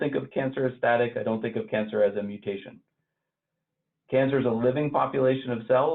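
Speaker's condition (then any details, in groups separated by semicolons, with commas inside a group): No condition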